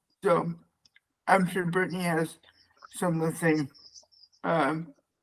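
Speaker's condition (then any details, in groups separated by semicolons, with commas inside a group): Cerebral palsy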